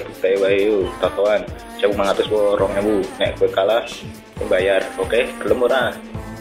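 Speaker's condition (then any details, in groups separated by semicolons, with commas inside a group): No condition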